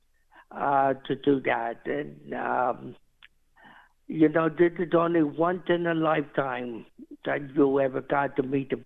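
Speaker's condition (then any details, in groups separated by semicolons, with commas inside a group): Cerebral palsy; climbs stairs to top of Empire State Building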